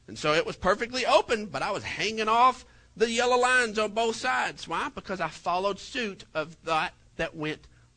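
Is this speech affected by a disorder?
No.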